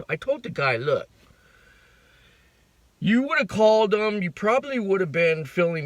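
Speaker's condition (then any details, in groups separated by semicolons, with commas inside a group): No condition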